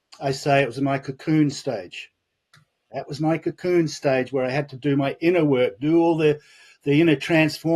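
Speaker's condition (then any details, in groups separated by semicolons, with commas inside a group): No condition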